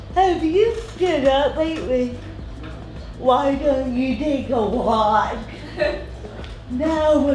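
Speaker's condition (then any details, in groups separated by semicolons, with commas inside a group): Cerebral palsy; from birth; able to stand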